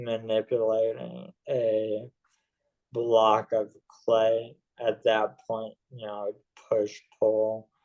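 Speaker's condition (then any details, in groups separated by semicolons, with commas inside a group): ALS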